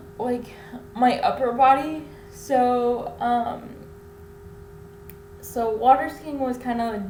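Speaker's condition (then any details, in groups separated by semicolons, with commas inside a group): Cerebral palsy; infant ventilator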